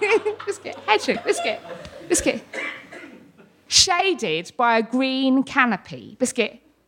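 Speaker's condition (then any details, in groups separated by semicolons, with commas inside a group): Tourette syndrome; tics since childhood, vocal and motor tics, uses wheelchair; frequent vocal tics, hedgehog, cats, obscene tics, full speech loss during fits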